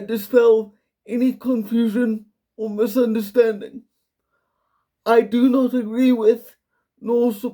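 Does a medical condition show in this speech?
Yes: quadriplegic cerebral palsy, severe.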